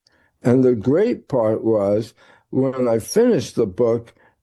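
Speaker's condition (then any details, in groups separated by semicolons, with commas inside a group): Tongue cancer; first noticed with hearing problem and ear pain, found on ENT mouth exam; throat scan first malignant, later scan reported benign tumor; slurred speech, stopped lecturing after tongue cancer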